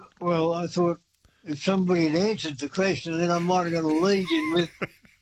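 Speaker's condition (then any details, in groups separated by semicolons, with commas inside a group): Parkinson's; sleeps no more than about 4 hours; difficulty holding phone steady, changed hands holding phone; voice coming in and out on phone call, attributed to Parkinson's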